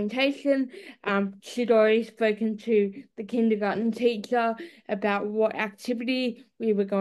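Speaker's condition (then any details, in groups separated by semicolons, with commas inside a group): Cerebral palsy; eye-controlled speech-generating device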